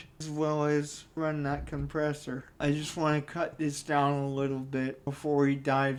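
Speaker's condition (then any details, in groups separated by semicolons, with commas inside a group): Cerebral palsy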